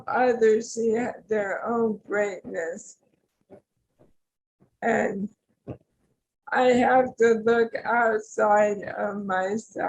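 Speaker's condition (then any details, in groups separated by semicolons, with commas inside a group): ALS; tracheostomy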